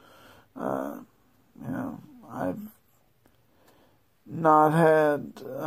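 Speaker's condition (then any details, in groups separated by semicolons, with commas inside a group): Multiple sclerosis; relapsing-remitting progressed to secondary progressive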